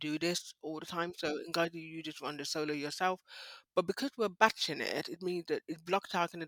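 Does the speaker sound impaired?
Yes: high-frequency hearing loss, speech impediment, mild; lifelong high-frequency hearing loss, not deaf, hears low frequencies and deep voices, bells; voice judged clear on audio by host, face and hand cues absent on audio; cannot pronounce certain words often starting with ch, never heard.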